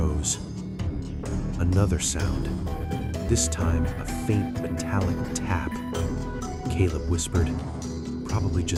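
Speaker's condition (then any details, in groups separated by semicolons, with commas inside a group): No condition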